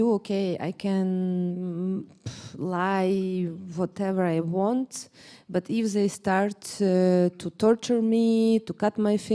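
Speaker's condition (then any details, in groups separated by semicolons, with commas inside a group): No condition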